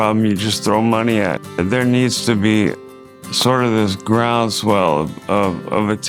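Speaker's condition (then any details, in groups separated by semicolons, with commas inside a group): ALS; slurred speech, sounds drunk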